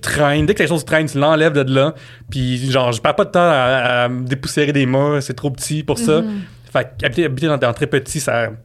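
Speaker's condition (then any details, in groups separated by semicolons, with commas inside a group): Stuttering and cluttering; lifelong, treated by Montréal speech therapist during pandemic; much improved, daily exercises continue, speaking faster after two weeks in Colombia; some words hard to get out, initial r blocks, very fast speech, words telescoped, unaware of speed; repeated sounds, repeated words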